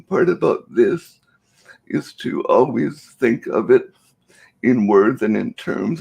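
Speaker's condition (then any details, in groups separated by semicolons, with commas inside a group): Cerebral palsy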